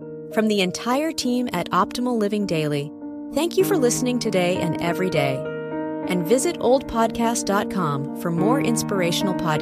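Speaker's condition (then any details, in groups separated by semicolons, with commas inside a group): No condition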